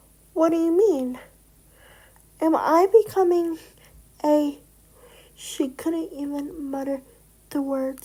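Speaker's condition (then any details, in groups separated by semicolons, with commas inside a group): Cerebral palsy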